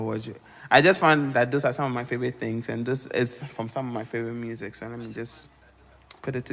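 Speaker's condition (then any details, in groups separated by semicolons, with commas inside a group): No condition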